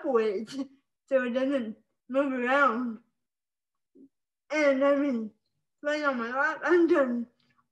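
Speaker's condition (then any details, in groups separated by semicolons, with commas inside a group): Spastic cerebral palsy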